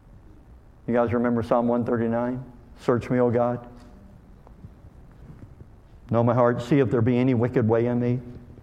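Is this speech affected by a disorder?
Yes: cleft lip and palate; called hair lip; speech hard for others to understand in youth.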